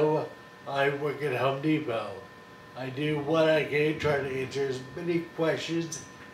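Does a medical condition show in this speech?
Yes: Friedreich's ataxia; slightly slurred voice.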